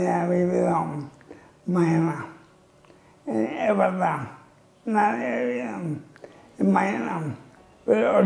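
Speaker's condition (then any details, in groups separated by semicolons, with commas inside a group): Amyotrophic lateral sclerosis (ela)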